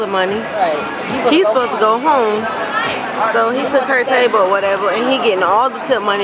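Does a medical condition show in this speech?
No.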